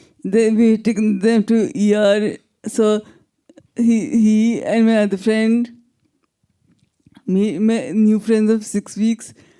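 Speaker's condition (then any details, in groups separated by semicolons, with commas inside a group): Traumatic brain injury, severe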